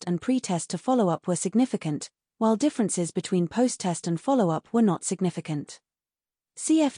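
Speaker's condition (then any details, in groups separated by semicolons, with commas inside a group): No condition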